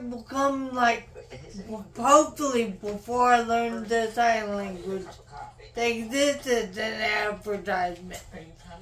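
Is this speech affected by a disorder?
Yes: traumatic brain injury.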